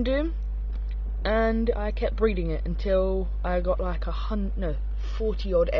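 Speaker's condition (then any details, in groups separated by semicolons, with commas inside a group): No condition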